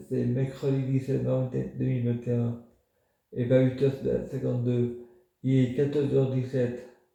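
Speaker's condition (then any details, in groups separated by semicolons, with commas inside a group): Multiple sclerosis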